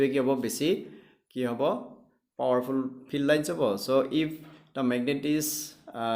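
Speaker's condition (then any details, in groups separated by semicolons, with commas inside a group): No condition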